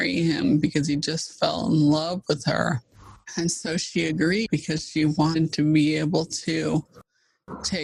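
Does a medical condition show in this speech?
Yes: ALS (Lou Gehrig's disease).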